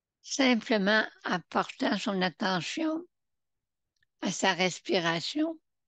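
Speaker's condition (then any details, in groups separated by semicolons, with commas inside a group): Parkinson's disease; vocal cords may fail, some difficulty expressing herself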